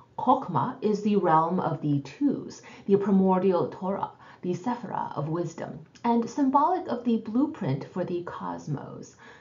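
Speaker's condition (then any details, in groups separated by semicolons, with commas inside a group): No condition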